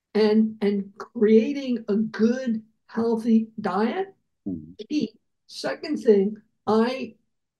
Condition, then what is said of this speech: Aphasia. You can still see that I have some aphasia, even though I tried to speak properly.